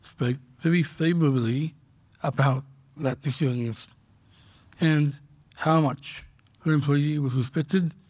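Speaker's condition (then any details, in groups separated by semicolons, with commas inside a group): Down syndrome; congenital, diagnosed at birth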